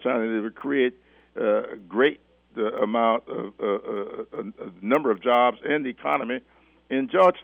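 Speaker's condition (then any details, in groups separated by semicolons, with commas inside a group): No condition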